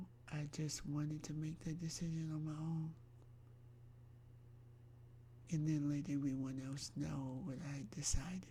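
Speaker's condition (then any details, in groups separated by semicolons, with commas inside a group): Myasthenia gravis; lungs collapsed while hospitalized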